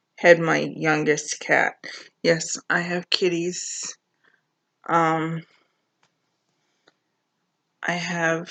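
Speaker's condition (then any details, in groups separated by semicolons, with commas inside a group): Cerebral palsy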